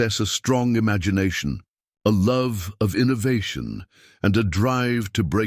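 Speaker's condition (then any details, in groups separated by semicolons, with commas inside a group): No condition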